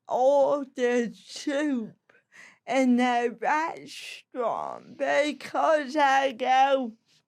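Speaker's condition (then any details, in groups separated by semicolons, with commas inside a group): Cerebral palsy; slow speech, sounds disabled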